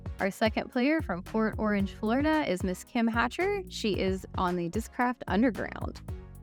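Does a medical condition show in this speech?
No.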